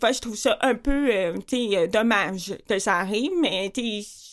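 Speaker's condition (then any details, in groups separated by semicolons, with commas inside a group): Profound deafness with cochlear implant, congenital; born 100% deaf, cochlear implant by Dr. Ferron at Hôtel-Dieu de Québec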